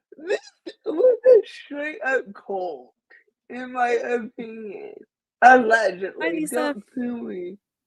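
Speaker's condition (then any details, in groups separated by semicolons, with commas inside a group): Cerebral palsy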